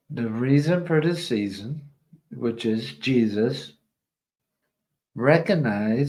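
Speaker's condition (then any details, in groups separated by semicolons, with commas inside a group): ALS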